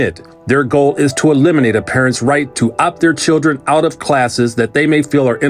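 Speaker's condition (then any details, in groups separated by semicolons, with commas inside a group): No condition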